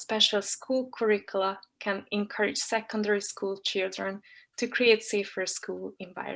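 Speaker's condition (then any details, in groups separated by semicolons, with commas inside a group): No condition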